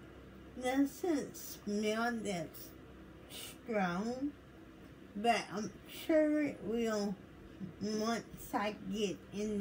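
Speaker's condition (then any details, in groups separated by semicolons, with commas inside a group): Cerebral palsy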